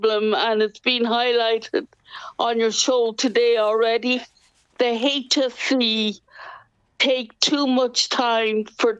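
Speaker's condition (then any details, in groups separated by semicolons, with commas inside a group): Cerebral palsy; cerebral palsy from birth, quadriplegia, legs fixed by surgery so don't bend, dependent on two carers and hoist; confined to bed, special hoist awaiting part or replacement from HSE, head OT exploring other options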